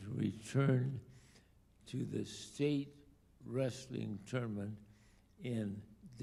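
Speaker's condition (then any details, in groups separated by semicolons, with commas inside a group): ALS; diagnosed about two years ago, late onset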